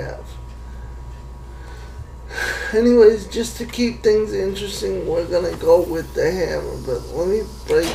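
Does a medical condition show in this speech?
Yes: cerebral palsy.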